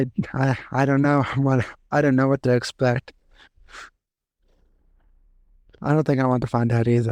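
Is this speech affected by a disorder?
Yes: cerebral palsy.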